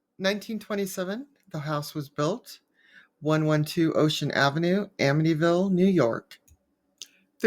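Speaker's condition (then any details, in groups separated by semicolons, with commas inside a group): No condition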